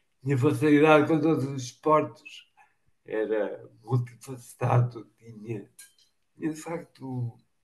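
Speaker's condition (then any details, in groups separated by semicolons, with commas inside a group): Machado-Joseph disease (sca3); ataxia, gradual onset, movement control problems, falls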